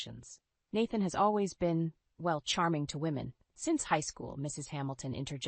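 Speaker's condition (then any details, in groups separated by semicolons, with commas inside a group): No condition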